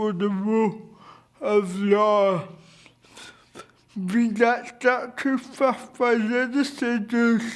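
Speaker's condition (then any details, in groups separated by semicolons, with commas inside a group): Cerebral palsy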